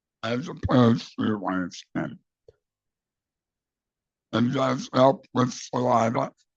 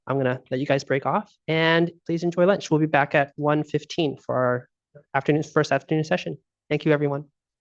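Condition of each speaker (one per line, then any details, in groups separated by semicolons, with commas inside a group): Base of tongue cancer; radical glossectomy with back muscle flap, no tongue; about 32 years since diagnosis, stage three tumor; relearned speaking and swallowing with speech therapy, blended food
No condition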